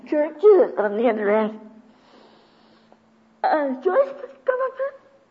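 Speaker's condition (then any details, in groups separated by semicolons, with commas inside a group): Cerebral palsy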